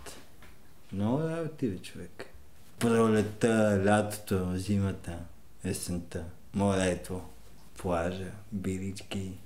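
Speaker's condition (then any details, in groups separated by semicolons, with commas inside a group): Cerebral palsy; oxygen loss at birth, stroke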